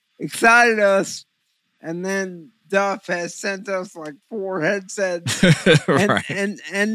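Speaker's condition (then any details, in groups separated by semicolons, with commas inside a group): Cerebral palsy; eyes weird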